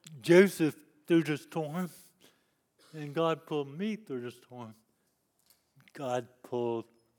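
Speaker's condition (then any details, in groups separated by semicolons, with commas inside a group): Cerebral palsy; lifelong disability since youth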